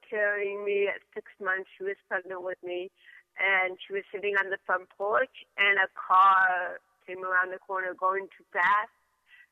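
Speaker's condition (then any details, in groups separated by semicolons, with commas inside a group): Cerebral palsy; hearing impaired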